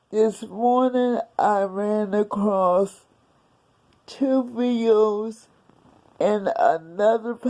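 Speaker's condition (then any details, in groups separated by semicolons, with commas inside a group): Cerebral palsy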